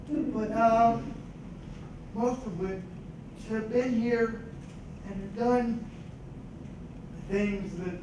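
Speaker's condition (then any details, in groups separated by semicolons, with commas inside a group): Cerebral palsy; scoliosis, spinal rebuild surgery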